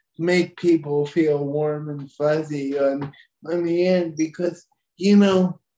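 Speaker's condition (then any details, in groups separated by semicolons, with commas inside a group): Cerebral palsy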